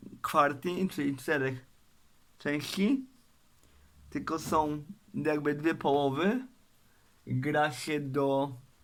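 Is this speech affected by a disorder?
Yes: cerebral palsy; uses wheelchair.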